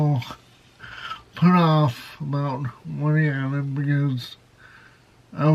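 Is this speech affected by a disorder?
Yes: cerebral palsy, severe; spastic type.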